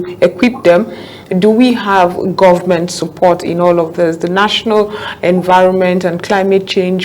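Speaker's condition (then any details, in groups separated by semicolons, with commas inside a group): No condition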